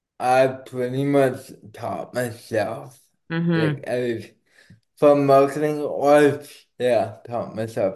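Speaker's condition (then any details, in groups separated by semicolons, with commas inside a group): Cerebral palsy; not slurred, per host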